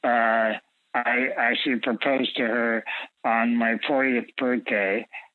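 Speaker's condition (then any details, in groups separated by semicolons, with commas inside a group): Spinal muscular atrophy type 2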